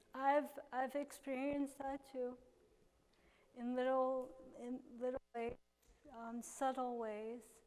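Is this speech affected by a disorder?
Yes: cerebral palsy.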